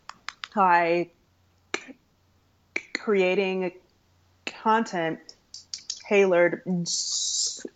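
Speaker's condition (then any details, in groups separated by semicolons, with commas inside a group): Stuttering; stuttering since around age 3, past speech therapy, largely stopped talking for about 5 years; still stutters, including when saying own name; formerly hid stuttering by switching words, deep breaths, fillers like ums and ahs, avoided talking; blocks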